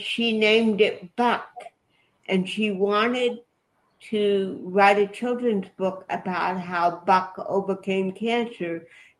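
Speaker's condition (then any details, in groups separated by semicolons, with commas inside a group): Cerebral palsy; present since at least age 11 or 12, affects body movements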